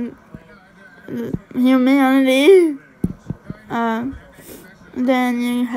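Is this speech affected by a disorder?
Yes: cerebral palsy.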